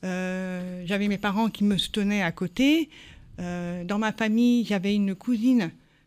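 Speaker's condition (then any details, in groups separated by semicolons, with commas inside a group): Born deaf; congenital deafness, heard no sound at birth, hearing aid, lip reading, sign language learned in high school; hearing aid helps only partly, needs lip reading, much concentration, turns aid off in noisy places; learned to speak through years of speech therapy, learned p/b distinctions, speaks like hearing person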